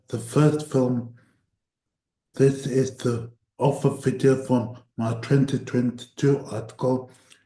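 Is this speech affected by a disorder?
Yes: cerebral palsy; voice tires at times.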